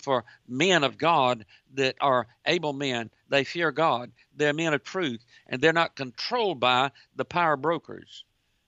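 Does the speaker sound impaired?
No.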